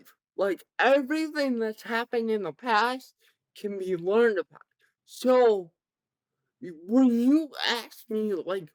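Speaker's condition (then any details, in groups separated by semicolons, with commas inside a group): Cerebral palsy; present from birth, severe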